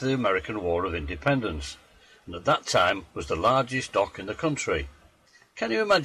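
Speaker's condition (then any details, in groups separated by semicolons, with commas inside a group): No condition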